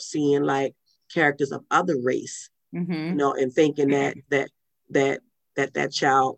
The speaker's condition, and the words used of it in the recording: Stuttering. Well, today you sound like a wonderful communicator.